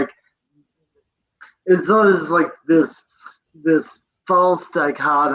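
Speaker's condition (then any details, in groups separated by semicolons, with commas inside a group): Cerebral palsy; present from birth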